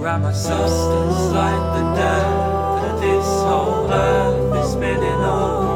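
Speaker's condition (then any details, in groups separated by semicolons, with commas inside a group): No condition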